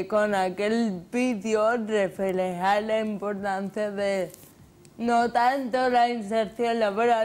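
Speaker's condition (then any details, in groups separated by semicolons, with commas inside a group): Cerebral palsy from birth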